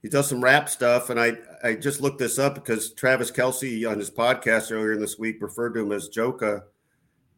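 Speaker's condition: No condition

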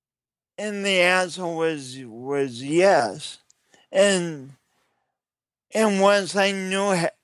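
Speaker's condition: Cerebral palsy; oxygen loss at birth

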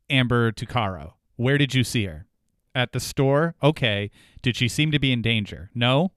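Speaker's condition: No condition

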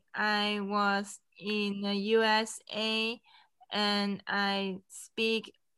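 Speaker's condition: Aphasia after traumatic brain injury; traumatic brain injury from being hit by car about two years ago; speech improving, talking again, native Cantonese and Mandarin, English second language since age 17; silenced five months in hospital, then yes, then single letters, words, now talking

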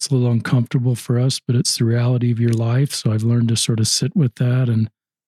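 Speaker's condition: No condition

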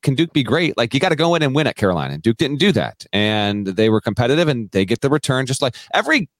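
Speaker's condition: No condition

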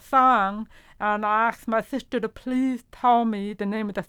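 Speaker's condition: Profound deafness; hears music

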